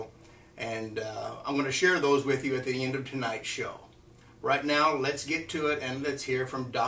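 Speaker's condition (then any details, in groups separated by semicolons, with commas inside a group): No condition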